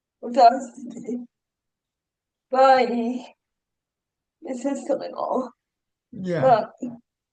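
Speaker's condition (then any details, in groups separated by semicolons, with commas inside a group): Cerebral palsy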